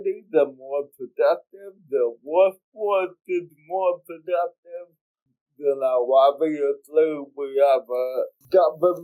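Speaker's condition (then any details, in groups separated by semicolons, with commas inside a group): Cerebral palsy; speech therapy in childhood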